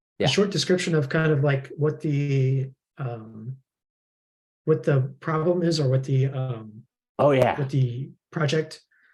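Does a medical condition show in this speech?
No.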